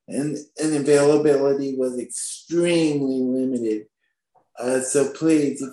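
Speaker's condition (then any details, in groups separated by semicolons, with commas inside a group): Spastic quadriplegic cerebral palsy; from birth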